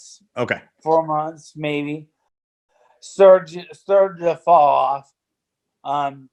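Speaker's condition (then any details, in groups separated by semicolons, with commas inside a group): ALS; spasticity as early symptom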